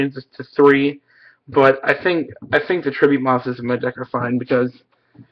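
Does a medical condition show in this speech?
No.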